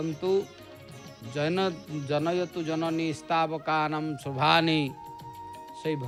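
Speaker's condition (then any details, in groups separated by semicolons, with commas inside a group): No condition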